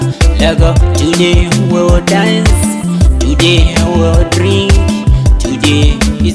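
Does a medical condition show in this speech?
No.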